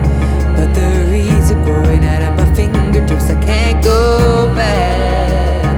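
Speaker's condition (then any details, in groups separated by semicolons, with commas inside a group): No condition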